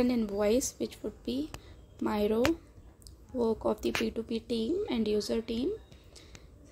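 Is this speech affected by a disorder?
No.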